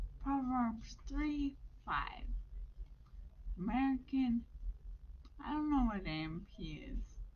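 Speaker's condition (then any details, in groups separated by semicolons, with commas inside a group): Brain injury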